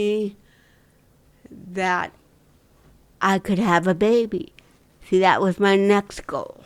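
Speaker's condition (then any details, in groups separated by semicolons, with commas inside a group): Cerebral palsy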